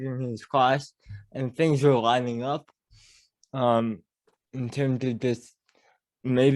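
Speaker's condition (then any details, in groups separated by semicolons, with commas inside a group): Cerebral palsy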